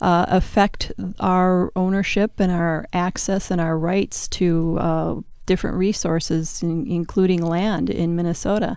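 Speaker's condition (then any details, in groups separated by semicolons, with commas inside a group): No condition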